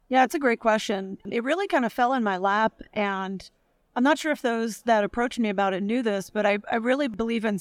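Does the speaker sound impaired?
No.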